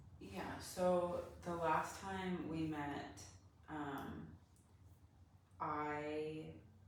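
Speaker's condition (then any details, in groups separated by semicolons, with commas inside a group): No condition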